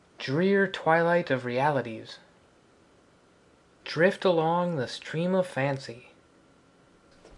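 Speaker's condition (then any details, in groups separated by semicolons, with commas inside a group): No condition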